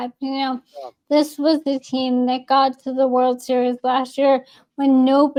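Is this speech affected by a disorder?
Yes: ALS.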